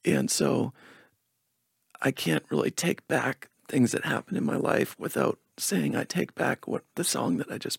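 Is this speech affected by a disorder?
Yes: spasmodic dysphonia; speaks in higher pinched tone to reliably get words out, lower voice inconsistent.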